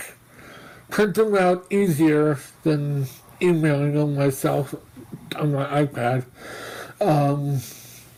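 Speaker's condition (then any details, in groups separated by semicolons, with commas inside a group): Mobius syndrome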